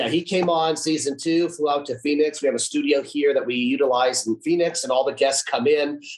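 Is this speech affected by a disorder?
No.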